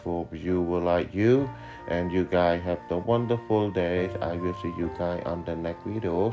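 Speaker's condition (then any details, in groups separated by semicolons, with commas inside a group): No condition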